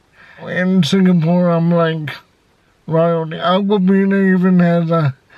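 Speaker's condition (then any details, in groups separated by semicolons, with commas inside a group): Cerebral palsy, severe; spastic type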